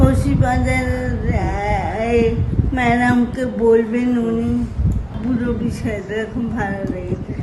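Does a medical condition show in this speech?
Yes: cerebral palsy; present since birth, needs help walking; 38 years old, undergoing treatment; slurred, hard to understand over phone.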